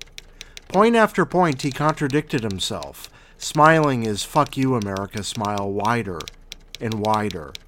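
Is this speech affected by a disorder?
No.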